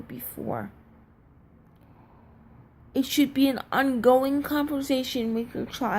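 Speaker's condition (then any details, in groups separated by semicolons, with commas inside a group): Cerebral palsy, triplegia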